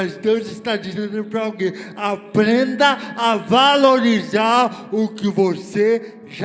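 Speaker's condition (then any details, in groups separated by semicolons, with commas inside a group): Cerebral palsy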